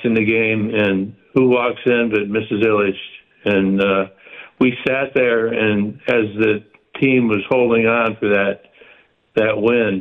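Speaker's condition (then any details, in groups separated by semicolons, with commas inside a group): Parkinson's; stays active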